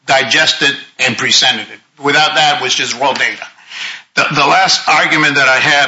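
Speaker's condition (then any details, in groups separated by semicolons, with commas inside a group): No condition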